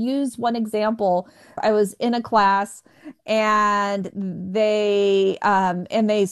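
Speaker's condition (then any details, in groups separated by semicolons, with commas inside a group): Stuttering; onset age 8, persisting into adulthood; less stuttering with altered voice or singing, such as Marilyn Monroe voice; prolonged sounds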